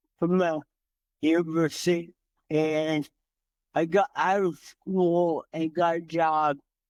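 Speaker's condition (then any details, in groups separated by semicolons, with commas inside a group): Cerebral palsy; from birth, entire left side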